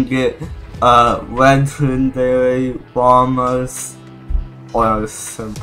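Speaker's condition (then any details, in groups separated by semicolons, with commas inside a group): Cerebral palsy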